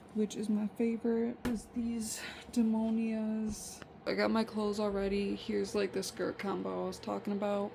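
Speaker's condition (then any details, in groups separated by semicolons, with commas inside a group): No condition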